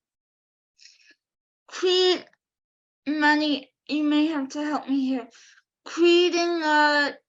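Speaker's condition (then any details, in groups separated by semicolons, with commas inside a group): Cerebral palsy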